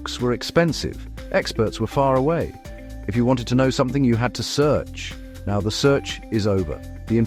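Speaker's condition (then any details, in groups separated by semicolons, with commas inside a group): No condition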